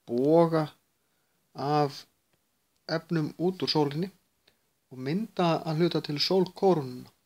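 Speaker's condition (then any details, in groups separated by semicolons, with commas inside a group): No condition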